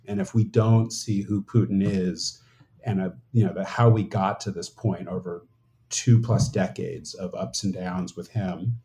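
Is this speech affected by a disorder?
No.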